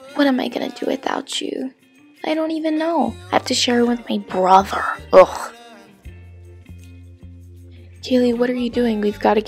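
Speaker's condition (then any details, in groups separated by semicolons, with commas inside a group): No condition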